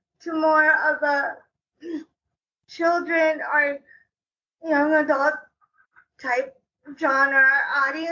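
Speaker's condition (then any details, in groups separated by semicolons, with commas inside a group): Cerebral palsy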